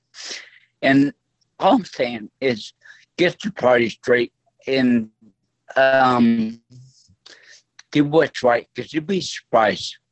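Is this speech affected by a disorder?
Yes: stroke; voice affected.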